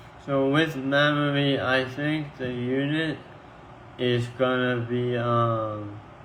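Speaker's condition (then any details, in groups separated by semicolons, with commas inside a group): Tongue cancer surgery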